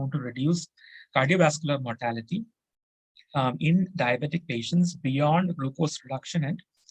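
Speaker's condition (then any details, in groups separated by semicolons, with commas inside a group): No condition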